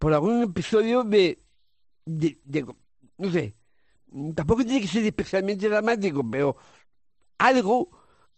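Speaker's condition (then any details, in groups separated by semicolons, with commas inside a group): Down syndrome; congenital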